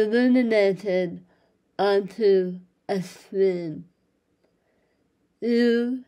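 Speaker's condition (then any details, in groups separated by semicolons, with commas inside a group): Speech loss after cancer treatment; speech improving, still struggles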